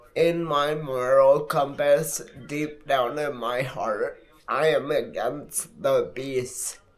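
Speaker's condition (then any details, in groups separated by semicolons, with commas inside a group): Multiple sclerosis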